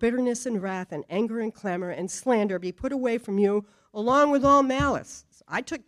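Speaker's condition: No condition

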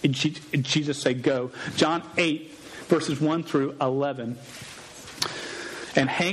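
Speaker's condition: Stutter; probably present in childhood; sometimes unable to say own name in public; repeated sounds, blocks

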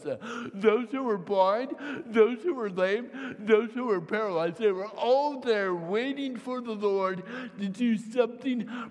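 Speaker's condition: Cerebral palsy; mild cerebral palsy from birth

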